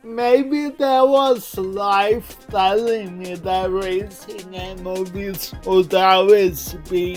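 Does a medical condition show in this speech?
Yes: cerebral palsy.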